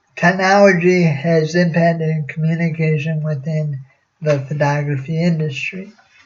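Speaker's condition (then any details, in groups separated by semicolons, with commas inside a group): Cerebral palsy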